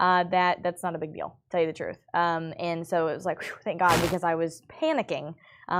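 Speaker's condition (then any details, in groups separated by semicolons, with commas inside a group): No condition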